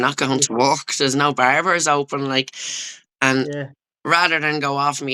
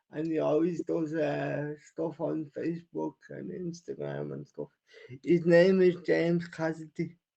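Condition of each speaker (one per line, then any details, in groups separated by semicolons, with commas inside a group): No condition
Cerebral palsy; wheelchair user since childhood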